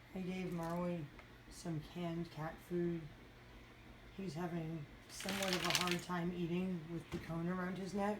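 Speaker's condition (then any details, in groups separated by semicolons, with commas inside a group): No condition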